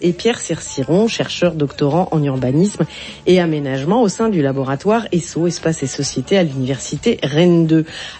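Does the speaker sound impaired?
No.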